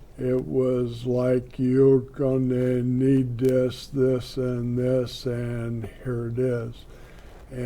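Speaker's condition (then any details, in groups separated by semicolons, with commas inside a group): ALS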